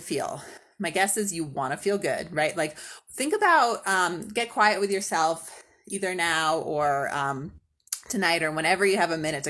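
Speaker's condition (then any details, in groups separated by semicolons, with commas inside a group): No condition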